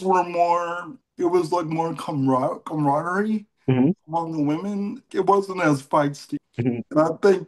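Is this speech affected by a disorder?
Yes: cerebral palsy.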